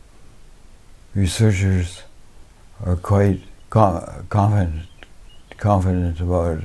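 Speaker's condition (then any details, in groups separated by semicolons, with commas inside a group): Parkinson's disease; DBS, two brain electrodes, chest stimulator; onset right hand tremor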